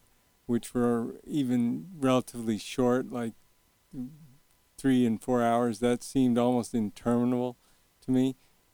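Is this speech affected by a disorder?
Yes: young onset Parkinson's disease; young onset at age 40, shaky, Medtronic deep brain stimulation device, two 3-inch brain probes.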